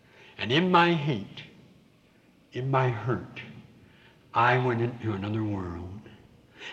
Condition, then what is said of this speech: Cleft palate. So you'll have to listen very carefully to understand him over the radio.